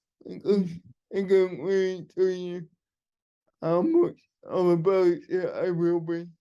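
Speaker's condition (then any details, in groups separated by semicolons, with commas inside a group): Cerebral palsy; wheelchair user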